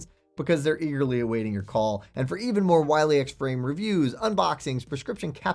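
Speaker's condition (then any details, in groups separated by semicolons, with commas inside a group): No condition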